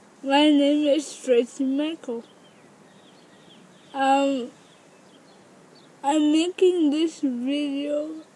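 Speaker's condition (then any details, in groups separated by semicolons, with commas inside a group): Cerebral palsy; birth oxygen deprivation; diagnosed at 9 months, about 18 years since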